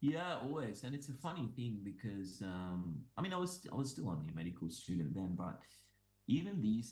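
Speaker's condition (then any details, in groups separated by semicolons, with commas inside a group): No condition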